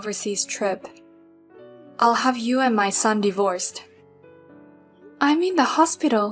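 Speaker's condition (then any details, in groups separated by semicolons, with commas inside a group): No condition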